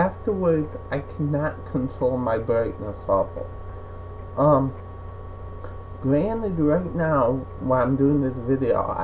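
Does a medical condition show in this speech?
Yes: cerebral palsy.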